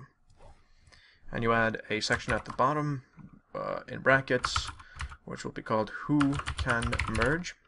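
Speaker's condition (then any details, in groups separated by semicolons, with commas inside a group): No condition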